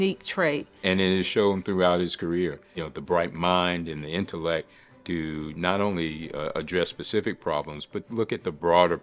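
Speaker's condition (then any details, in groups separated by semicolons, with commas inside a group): No condition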